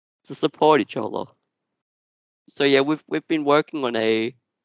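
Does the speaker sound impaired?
Yes: Duchenne muscular dystrophy; progressive.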